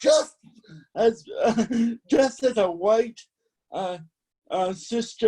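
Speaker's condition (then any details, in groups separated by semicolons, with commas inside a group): Cerebral palsy; spastic type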